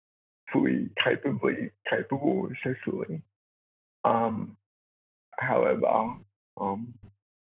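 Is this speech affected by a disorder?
Yes: cerebral palsy; from birth, born two months premature, resuscitated twice, lack of oxygen to brain, brain injury, affects mobility and walking; uses electric wheelchair.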